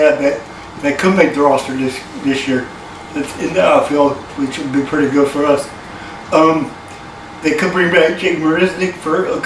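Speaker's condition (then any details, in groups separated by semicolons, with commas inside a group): Cerebral palsy; from birth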